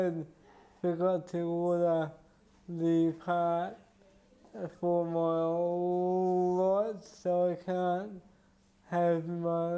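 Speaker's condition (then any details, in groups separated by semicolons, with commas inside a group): Cerebral palsy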